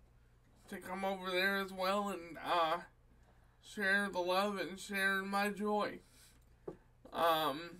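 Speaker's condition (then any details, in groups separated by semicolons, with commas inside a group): Cerebral palsy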